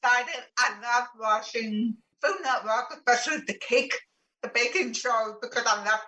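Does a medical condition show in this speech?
Yes: profound deafness; does not know ASL or sign language; communicates by spoken language.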